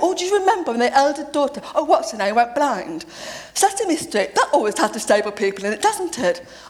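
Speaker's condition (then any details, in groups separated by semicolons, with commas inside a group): Deafness; deaf since age seven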